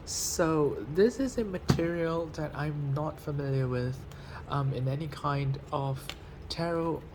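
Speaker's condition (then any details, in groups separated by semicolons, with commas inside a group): No condition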